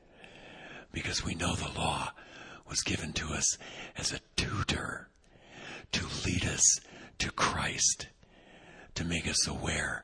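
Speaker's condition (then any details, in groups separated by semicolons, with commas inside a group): Vocal cord paralysis, unilateral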